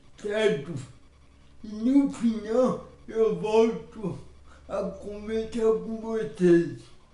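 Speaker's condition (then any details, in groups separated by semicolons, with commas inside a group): Cerebral palsy; diction problem since birth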